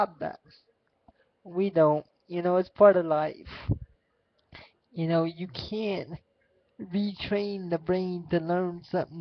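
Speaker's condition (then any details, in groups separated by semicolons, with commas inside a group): Cerebral palsy; spastic quadriplegic, all four limbs including hands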